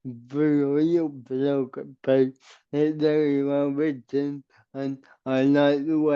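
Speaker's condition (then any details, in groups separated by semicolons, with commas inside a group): Cerebral palsy; permanent wheelchair user; speech impediment, rehearsed words for clarity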